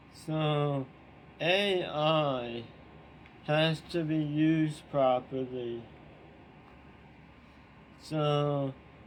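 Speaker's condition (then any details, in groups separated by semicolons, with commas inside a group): Tongue cancer surgery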